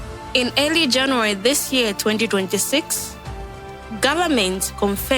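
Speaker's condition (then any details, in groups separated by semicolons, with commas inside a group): No condition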